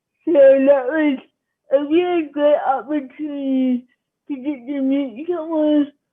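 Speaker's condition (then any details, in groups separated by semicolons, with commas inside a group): Cerebral palsy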